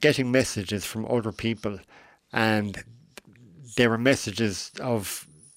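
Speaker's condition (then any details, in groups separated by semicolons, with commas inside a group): Cleft lip and palate; congenital cleft lip and palate, facial difference, operations from early childhood, last surgery at age 17, deviated septum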